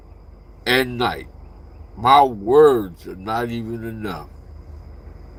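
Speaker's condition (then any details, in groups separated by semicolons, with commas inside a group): Slurred speech; still slurs words occasionally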